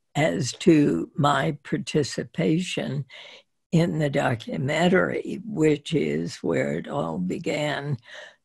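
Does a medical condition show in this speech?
Yes: spasmodic dysphonia.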